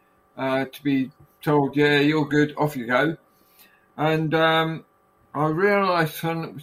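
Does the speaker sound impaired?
Yes: aphasia after stroke; stroke after operation led by Professor Linda Hands, relearned walking and speaking; cannot talk properly, thoughts intact but words come out wrong.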